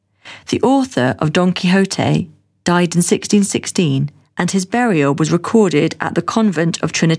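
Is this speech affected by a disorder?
No.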